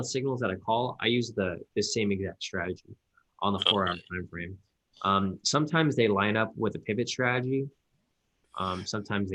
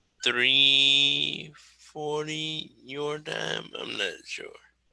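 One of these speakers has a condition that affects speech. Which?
The second: cerebral palsy; wheelchair user; slow operating things.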